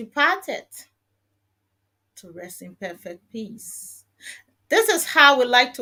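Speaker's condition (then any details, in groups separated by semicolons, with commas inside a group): No condition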